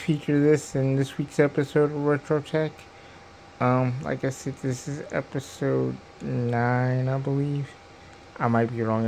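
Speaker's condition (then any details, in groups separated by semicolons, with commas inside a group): Cerebral palsy; diplegia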